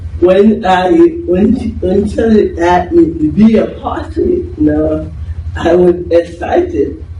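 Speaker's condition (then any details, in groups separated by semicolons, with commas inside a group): Cerebral palsy; left side affected; voice damaged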